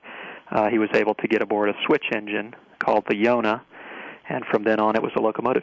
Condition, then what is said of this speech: No condition.